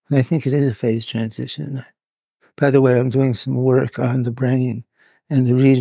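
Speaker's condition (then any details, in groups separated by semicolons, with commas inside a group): Parkinson's; needs to move about while filmed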